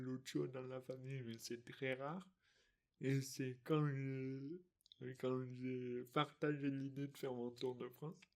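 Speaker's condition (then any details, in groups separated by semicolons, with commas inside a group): Dystonia; affects motor control and speech, since birth; articulation difficulties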